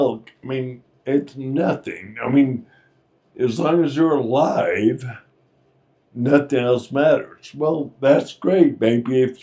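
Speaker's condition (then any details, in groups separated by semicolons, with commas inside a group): Friedreich's ataxia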